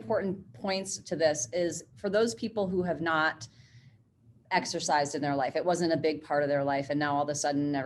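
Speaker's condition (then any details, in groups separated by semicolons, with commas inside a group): No condition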